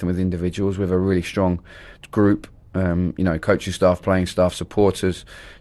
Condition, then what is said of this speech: No condition.